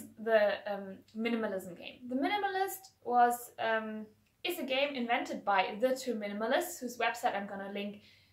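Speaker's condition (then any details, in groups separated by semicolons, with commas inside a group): No condition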